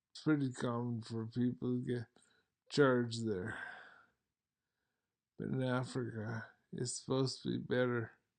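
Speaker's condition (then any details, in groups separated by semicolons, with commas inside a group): Multiple sclerosis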